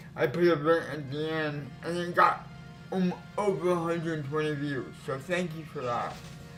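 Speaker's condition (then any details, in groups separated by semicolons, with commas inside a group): Cerebral palsy; affects legs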